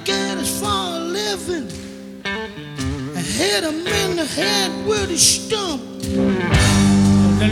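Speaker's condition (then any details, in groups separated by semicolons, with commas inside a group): No condition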